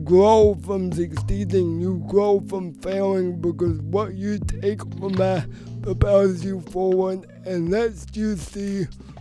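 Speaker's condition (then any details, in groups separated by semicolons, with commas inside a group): Cerebral palsy; voice noticeably affected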